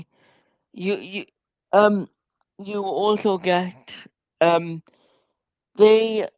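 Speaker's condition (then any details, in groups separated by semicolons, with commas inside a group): Cerebral palsy; no physio or speech therapy as adult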